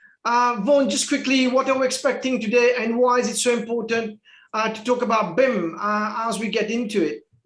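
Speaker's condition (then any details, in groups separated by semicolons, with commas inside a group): No condition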